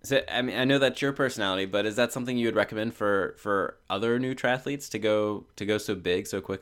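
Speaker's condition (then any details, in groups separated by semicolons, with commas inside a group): No condition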